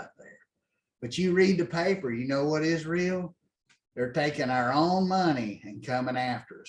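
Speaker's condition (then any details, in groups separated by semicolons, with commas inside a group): No condition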